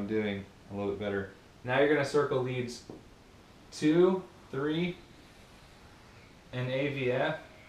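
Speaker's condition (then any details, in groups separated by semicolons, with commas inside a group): No condition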